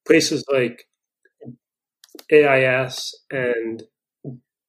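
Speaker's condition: Stuttering; lifelong, persisting into adulthood, long kept unspoken, now openly accepted; blocks

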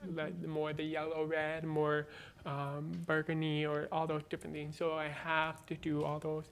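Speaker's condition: Born deaf, cochlear implant, congenital

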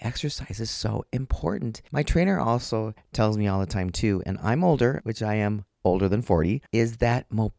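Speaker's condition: No condition

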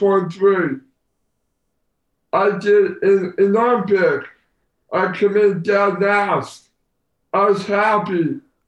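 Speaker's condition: Down syndrome; four major ear surgeries around age 18

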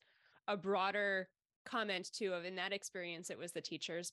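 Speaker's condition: No condition

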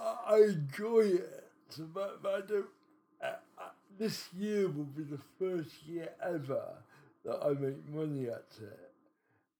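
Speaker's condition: Cerebral palsy

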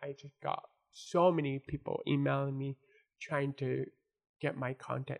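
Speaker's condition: Born deaf; congenital deafness from birth; had to learn to speak and hear, hard, first full sentence at age five, English difficult

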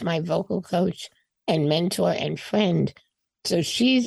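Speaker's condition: Spinal muscular atrophy type 2; congenital, born early 60s, wheelchair user, slightly progressive

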